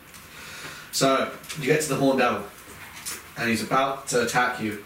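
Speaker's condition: No condition

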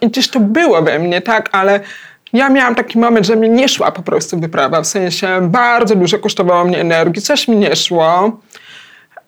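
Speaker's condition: Hard of hearing, cochlear implant

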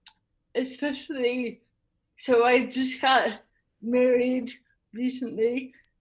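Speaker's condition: Cerebral palsy; spastic tetraplegia from birth, whole body, involuntary spasms, tightness, declined tendon-lengthening surgery, childhood PT, Feldenkrais; impediment from tongue muscle involvement, nose typing easier than voice dictation

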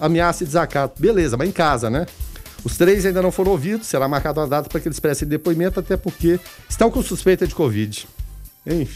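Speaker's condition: No condition

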